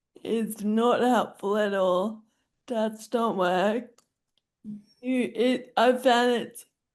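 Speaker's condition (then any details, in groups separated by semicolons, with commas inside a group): Friedreich's ataxia; worsening speech impairment, uses phone to communicate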